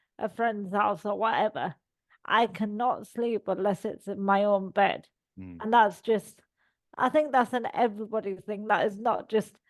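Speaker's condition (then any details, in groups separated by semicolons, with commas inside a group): Cerebral palsy; all four limbs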